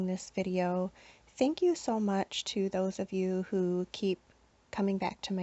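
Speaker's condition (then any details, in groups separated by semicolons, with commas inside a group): No condition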